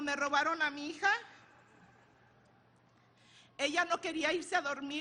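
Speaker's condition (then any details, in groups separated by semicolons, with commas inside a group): No condition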